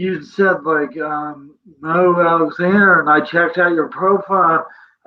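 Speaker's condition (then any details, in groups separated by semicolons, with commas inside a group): Cerebral palsy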